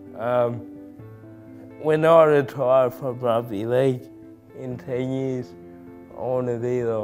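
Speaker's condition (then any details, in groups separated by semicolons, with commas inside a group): Cerebral palsy; birth injury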